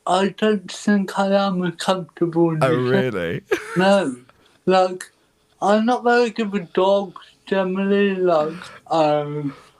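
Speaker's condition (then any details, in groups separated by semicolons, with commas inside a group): Cerebral palsy; ataxic type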